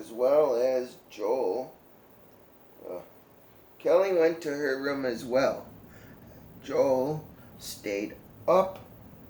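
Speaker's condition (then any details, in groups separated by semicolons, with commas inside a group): Cerebral palsy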